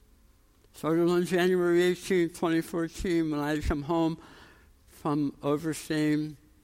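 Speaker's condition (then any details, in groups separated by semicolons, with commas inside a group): Tongue cancer, jaw reconstruction, osteonecrosis of jaw after radiation; radiation-treated tongue cancer, titanium implants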